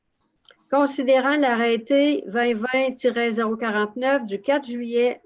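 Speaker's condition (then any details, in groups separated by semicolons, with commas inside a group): No condition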